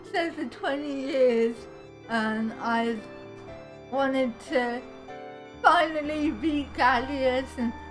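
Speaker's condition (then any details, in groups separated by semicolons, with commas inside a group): Cerebral palsy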